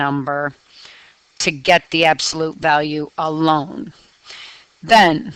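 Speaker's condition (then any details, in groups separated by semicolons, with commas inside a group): No condition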